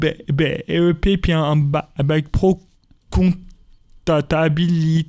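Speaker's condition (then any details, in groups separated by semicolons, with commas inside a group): Stuttering; told elimination almost impossible; repeated sounds, prolonged sounds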